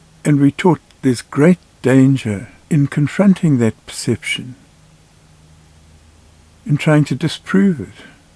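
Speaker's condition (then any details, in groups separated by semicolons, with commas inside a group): No condition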